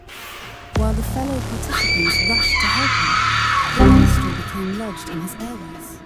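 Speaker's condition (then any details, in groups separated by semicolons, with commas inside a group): No condition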